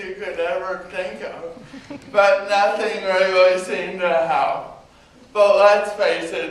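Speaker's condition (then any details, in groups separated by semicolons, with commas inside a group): Spastic cerebral palsy; spastic cerebral palsy from birth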